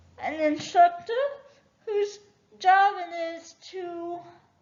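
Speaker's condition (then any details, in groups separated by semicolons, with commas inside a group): Cerebral palsy; affects all four limbs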